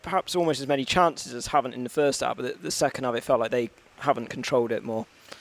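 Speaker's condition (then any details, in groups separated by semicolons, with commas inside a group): No condition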